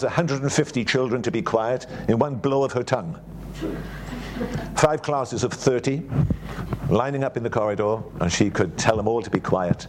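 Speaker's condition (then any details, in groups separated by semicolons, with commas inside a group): No condition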